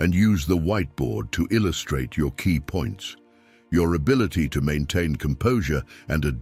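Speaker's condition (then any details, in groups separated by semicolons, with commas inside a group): No condition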